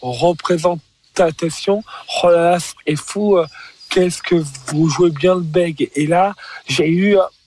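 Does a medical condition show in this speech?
Yes: stuttering; developmental stuttering, diagnosed at age four, first misdiagnosed as Gilles de la Tourette by a psychiatrist; performs stand-up with stutter, says it is no longer a problem, never suffered from it; here repeated sounds, blocks.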